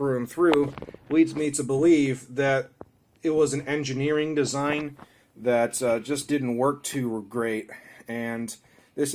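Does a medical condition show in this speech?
No.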